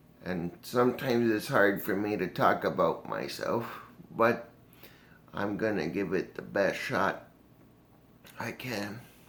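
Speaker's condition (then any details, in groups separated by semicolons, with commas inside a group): Cerebral palsy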